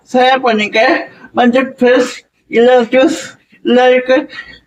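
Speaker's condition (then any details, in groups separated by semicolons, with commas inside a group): Cerebral palsy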